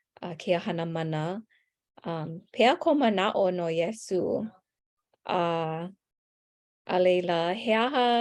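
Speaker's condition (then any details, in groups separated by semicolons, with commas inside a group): No condition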